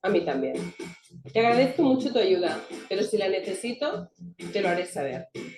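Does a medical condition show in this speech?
No.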